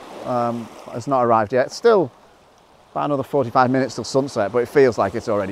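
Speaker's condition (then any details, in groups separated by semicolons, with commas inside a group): No condition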